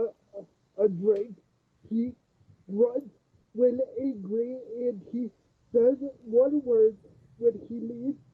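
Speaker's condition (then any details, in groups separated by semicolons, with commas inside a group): Cerebral palsy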